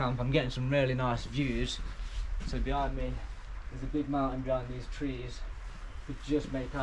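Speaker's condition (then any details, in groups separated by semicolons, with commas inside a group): No condition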